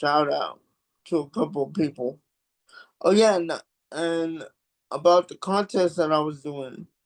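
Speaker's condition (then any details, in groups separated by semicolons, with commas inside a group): Cerebral palsy; affects hands and back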